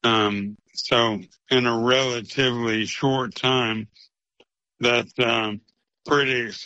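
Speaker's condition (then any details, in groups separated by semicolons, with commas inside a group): ALS; ALS (motor neuron disease), diagnosed nearly three years earlier; slower progression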